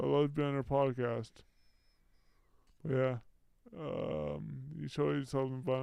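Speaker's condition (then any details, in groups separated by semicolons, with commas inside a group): Brain injury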